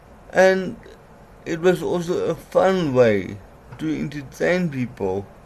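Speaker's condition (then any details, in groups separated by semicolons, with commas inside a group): Cerebral palsy; sometimes out of breath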